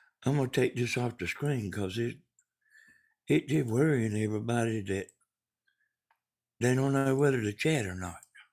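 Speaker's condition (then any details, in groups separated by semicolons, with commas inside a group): Brain bleed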